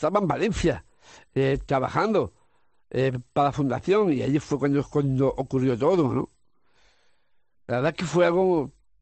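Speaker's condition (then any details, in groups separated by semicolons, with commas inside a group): Down syndrome; congenital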